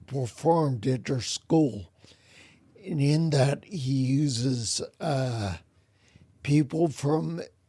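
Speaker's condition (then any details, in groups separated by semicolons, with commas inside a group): Spinocerebellar ataxia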